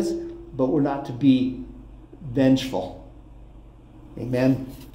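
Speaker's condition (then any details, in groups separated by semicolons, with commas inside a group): No condition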